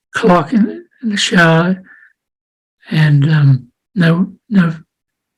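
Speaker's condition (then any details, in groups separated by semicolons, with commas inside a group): Parkinson's disease; unsteady walking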